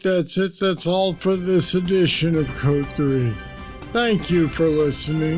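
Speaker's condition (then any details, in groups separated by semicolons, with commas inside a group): Parkinson's disease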